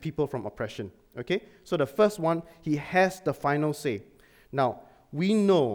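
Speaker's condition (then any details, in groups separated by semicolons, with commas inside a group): No condition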